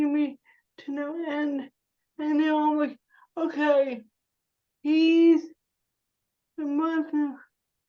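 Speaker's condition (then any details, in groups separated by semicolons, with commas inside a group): Cerebral palsy; spasticity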